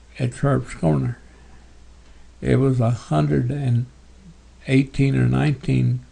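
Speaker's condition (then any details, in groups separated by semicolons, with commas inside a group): Parkinson's; tremors as early symptom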